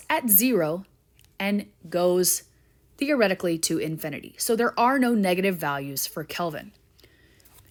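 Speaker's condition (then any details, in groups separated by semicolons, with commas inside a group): No condition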